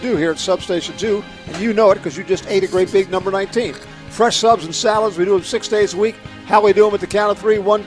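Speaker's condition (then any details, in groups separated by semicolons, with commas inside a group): No condition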